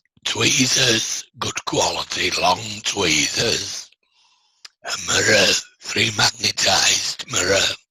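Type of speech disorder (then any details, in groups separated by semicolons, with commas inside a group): Speech with a voice prosthesis; laryngectomy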